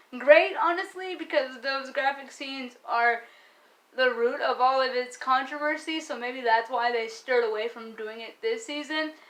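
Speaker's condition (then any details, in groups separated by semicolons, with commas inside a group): No condition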